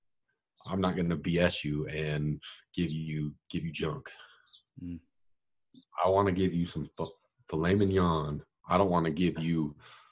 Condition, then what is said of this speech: Stuttering. But I also can use that to my advantage, because a lot of people, they don't know about the stutter.